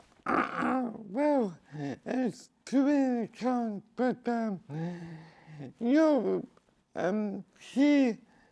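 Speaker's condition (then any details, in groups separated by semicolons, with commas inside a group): Cerebral palsy; from birth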